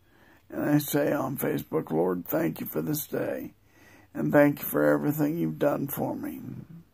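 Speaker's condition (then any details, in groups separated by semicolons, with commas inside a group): Multiple sclerosis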